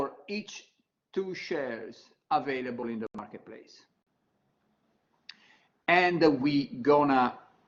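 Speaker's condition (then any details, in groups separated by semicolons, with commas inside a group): No condition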